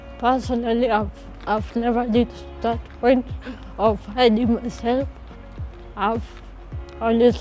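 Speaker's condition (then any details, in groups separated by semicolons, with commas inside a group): Cerebral palsy; since birth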